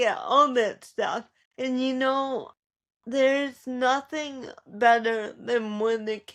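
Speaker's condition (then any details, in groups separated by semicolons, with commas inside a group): Cerebral palsy; speaks differently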